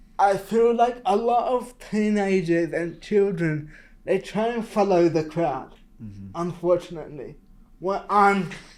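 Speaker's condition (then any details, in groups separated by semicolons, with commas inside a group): Cerebral palsy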